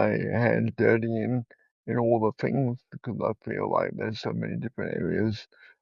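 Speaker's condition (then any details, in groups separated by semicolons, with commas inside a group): Cerebral palsy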